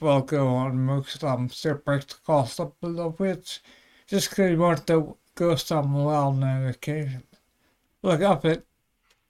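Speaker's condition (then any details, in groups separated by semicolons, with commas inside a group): Cerebellar ataxia; voice affected a little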